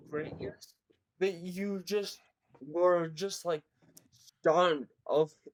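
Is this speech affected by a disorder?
Yes: cerebral palsy; present from birth, severe.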